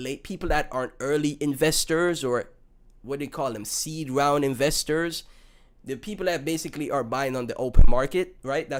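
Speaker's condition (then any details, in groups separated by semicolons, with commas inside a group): No condition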